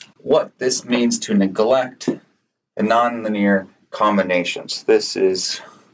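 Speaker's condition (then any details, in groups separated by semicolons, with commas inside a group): No condition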